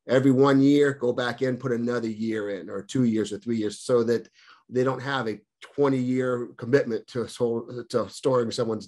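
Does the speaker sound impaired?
No.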